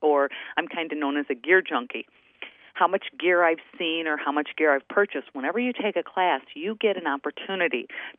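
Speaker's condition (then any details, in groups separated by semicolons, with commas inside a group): No condition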